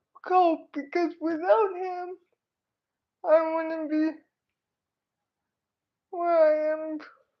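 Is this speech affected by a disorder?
Yes: cerebral palsy.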